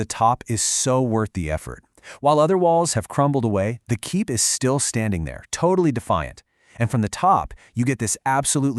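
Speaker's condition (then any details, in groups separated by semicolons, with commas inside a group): No condition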